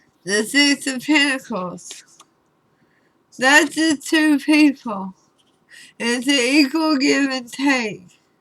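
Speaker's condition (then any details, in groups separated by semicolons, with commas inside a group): Throat cancer radiation damage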